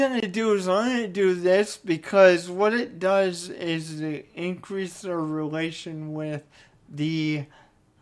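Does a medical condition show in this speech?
Yes: cerebral palsy; only one hand usable.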